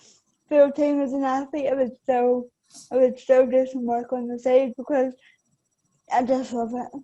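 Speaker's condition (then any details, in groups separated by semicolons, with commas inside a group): Cerebral palsy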